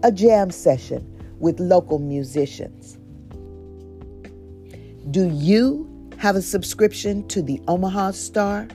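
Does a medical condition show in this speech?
No.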